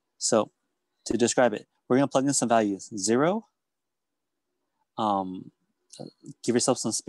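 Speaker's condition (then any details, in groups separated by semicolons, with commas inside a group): No condition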